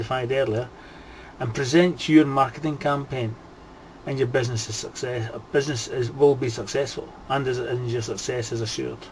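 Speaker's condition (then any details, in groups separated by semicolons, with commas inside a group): No condition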